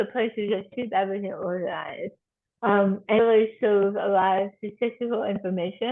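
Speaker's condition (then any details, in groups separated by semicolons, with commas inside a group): Tongue cancer surgery and reconstruction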